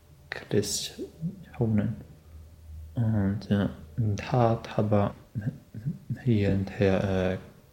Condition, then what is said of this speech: Stuttering. Aber wenn so ganz starke Blockade ist, dann verkrampft sich manchmal mein ganzer Oberkörper.